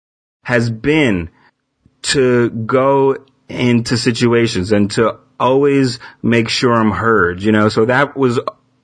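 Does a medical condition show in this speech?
Yes: stuttering; person who stutters, working on stuttering, okay stuttering in front of people; anxiety about stuttering or social communication has paralyzing effect; here prolonged sounds, blocks.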